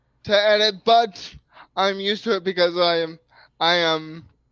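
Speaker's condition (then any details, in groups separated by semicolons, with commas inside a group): Cerebral palsy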